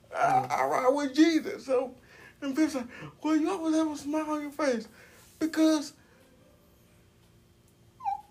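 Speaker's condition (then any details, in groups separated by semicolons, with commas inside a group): Cerebral palsy; uses wheelchair, age 42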